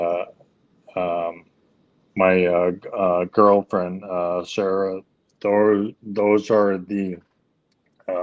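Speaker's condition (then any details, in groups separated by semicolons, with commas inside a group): ALS; leg onset, later arm weakness; diagnosed about six years after onset, speech issues three-four years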